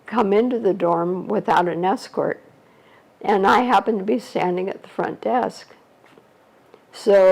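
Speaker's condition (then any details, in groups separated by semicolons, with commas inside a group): ALS; shortly after diagnosis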